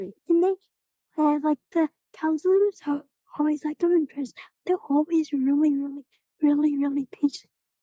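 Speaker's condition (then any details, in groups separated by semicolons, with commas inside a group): Cerebral palsy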